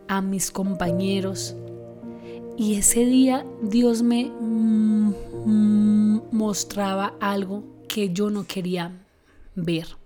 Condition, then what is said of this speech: Stuttering. Acá quiero decirte que no se vence, se mejora.